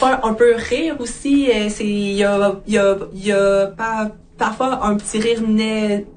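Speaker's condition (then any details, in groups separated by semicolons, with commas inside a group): Stuttering; stuttering since age 6; repeated sounds, repeated words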